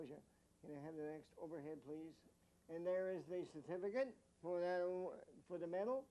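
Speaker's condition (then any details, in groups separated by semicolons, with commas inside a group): Mild cerebral palsy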